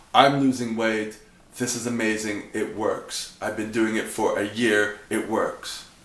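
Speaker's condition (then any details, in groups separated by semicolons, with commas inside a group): No condition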